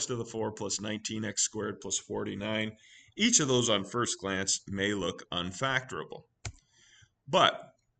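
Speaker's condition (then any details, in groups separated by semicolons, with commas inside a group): No condition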